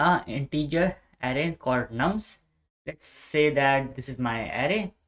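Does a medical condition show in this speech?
No.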